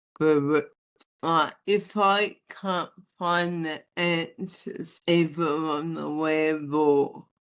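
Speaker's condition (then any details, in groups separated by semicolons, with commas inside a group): Athetoid spastic cerebral palsy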